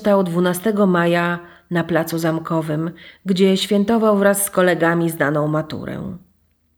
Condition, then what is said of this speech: None; typical speech.